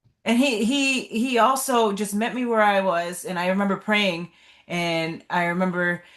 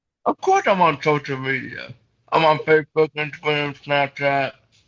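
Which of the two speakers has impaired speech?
The second: cerebral palsy.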